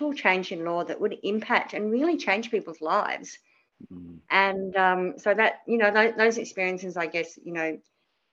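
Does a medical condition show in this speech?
Yes: cleft palate; lots of childhood speech therapy.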